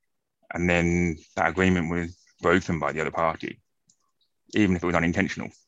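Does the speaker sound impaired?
Yes: profound deafness, acquired from meningitis.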